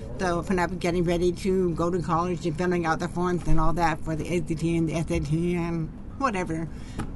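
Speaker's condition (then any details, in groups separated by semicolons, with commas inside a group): Deafness; genetic hereditary nerve deafness, born hearing or hard of hearing, profoundly deaf by age five; cochlear implants for a couple of years, bypass damaged nerve, formerly hearing aids, groups still hard; deaf-sounding voice, mistaken for drunk slurring, sometimes taken as German accent, speech learned while hearing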